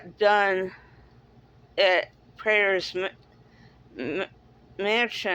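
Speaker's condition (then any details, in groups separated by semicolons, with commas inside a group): Cerebral palsy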